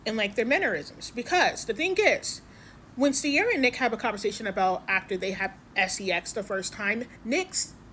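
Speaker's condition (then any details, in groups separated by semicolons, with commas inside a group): No condition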